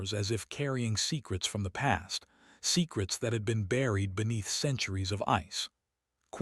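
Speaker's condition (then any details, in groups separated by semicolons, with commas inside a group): No condition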